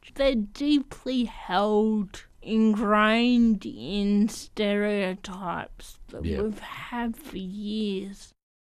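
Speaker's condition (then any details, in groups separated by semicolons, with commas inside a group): Athetoid cerebral palsy; athetoid form, from birth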